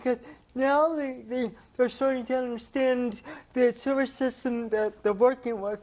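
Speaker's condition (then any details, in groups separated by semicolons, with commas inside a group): Cerebral palsy; talking impacted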